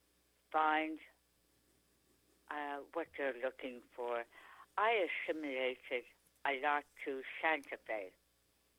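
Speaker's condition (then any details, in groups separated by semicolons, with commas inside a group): Tongue cancer; after surgery could not speak or swallow, feeding tube, now speaks pretty clearly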